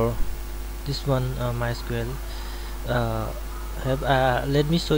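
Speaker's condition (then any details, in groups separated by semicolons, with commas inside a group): No condition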